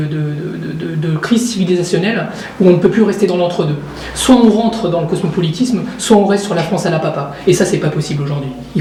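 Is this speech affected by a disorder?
No.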